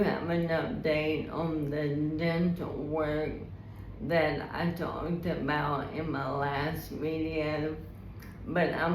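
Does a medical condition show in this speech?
Yes: ALS.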